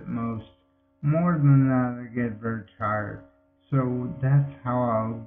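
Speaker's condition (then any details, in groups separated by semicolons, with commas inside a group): Multiple sclerosis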